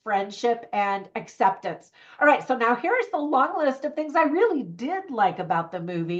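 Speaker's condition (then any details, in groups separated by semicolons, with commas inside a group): No condition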